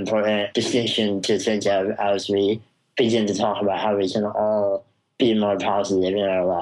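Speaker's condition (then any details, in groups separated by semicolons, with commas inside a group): Spinal muscular atrophy; jaw and tongue weakness affects speech, sounds mumbly, sometimes difficult to understand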